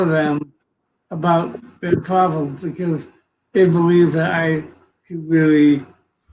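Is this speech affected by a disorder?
Yes: cerebral palsy; from birth.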